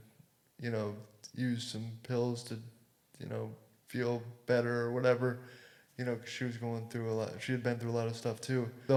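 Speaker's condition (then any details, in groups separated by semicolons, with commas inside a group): Cerebral palsy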